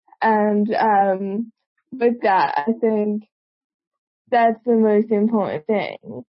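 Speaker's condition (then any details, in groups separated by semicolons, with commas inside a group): Cerebral palsy; present from birth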